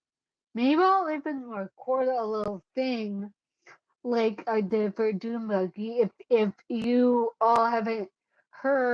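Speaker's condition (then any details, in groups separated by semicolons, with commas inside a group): Cerebellar ataxia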